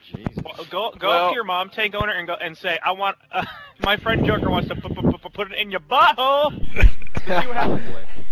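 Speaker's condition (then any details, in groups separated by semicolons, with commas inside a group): No condition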